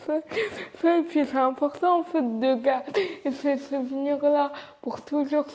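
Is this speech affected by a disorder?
Yes: cerebral palsy; from birth, uses wheelchair.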